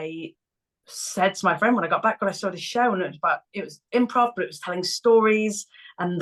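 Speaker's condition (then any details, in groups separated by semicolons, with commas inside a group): No condition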